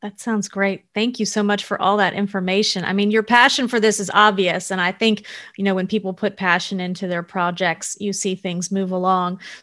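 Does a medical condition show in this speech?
No.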